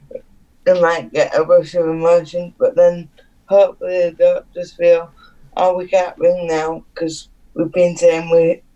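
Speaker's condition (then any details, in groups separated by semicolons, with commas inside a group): Cerebral palsy; needs adapted housing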